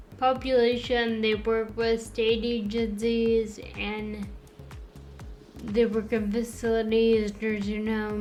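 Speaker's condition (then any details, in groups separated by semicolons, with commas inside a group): Friedreich's ataxia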